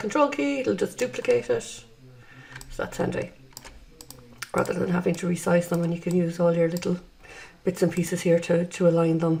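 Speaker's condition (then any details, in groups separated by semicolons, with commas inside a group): No condition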